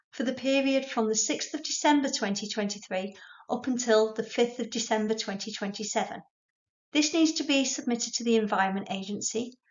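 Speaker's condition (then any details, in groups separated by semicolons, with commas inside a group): No condition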